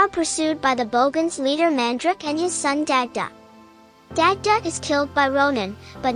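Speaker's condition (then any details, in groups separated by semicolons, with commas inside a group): No condition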